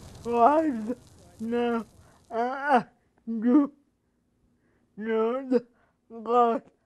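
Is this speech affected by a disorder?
Yes: cerebral palsy; severe, cannot walk, feed or dress self; limited speech.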